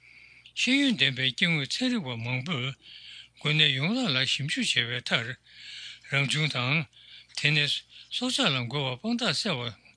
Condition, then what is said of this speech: No condition.